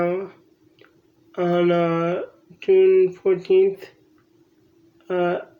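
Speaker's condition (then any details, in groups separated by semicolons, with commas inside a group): Cerebral palsy; from birth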